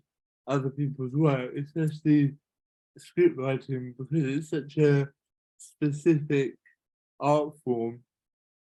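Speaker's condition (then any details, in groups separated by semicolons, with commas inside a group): Cerebral palsy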